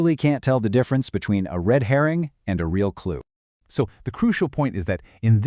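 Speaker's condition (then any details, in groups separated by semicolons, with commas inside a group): No condition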